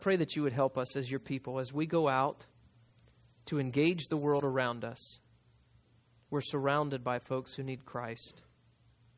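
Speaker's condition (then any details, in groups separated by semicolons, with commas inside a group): No condition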